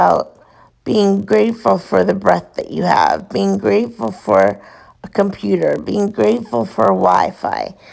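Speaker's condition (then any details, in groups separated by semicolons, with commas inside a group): Cerebral palsy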